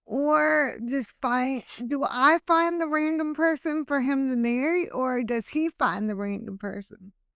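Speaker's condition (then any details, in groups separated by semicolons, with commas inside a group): Hemiplegic cerebral palsy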